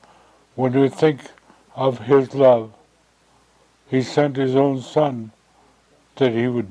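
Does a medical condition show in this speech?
Yes: stroke; stroke at age 78, trembling hands, fell and broke hip, arterial aneurysm found on x-rays, surgery; slurred speech after stroke, hard time finding words, shaky voice.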